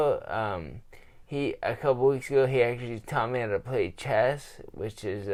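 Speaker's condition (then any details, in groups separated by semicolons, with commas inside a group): Traumatic brain injury; daily pranayama breathing therapy, acquired brain injury program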